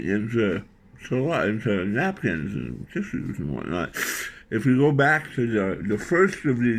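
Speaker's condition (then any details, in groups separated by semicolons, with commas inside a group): Tongue cancer surgery, tongue graft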